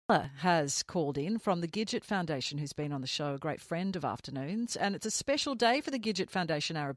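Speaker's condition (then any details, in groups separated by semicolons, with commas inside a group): No condition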